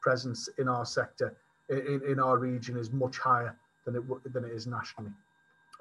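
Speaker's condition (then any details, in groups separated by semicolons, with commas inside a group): No condition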